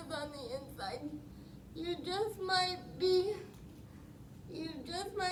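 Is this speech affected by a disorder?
Yes: spastic quadriplegic cerebral palsy.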